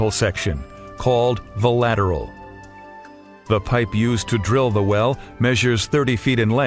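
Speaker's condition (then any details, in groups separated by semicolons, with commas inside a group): No condition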